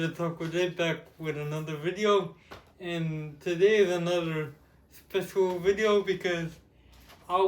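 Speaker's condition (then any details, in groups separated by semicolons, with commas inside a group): Cerebral palsy; with developmental delay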